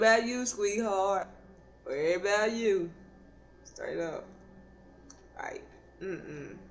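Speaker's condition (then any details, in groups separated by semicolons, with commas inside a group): Cerebral palsy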